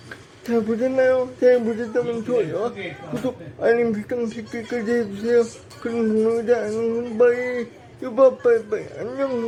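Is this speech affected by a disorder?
Yes: brain lesion disability.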